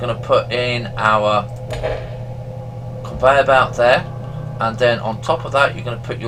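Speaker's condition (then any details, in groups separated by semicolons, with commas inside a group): No condition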